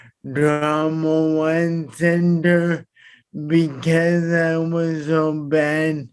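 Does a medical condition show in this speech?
Yes: traumatic brain injury; caused by accident.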